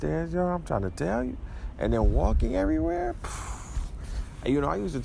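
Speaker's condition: No condition

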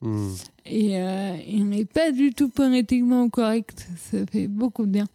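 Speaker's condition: Cerebral palsy; childhood speech

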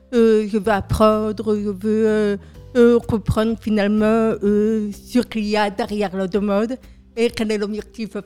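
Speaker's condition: Profound deafness from birth

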